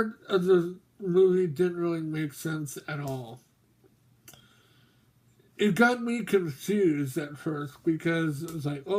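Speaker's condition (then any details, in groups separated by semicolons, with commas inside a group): Mobius syndrome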